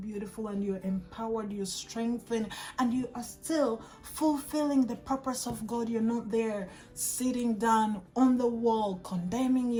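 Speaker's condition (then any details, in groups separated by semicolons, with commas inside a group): No condition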